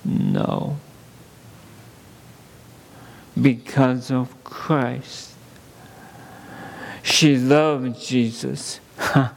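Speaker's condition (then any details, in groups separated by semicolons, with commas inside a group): ALS; under neurologist care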